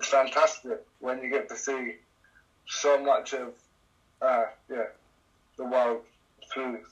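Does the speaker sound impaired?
Yes: cerebral palsy; trike from age 7-8.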